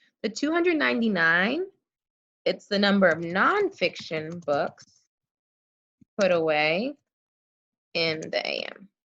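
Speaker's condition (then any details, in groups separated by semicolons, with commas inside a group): No condition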